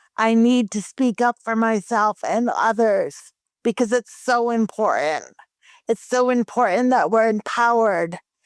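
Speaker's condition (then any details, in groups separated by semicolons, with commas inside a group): Cerebral palsy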